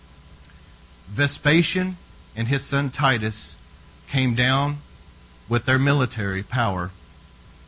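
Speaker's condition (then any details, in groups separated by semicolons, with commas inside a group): No condition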